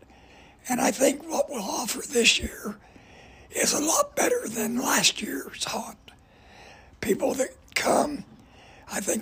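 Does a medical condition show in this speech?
Yes: voice damage from cancer; cancer damage to voice box, fighting cancer about 10 years, given fatal prognosis 5 years ago; raspy voice, ongoing cancer fight, age 72; voice box destroyed by cancer.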